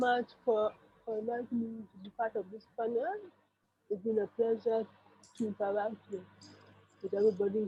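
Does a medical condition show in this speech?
Yes: cerebral palsy.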